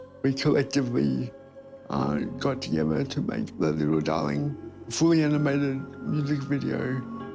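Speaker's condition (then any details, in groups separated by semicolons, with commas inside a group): Cerebral palsy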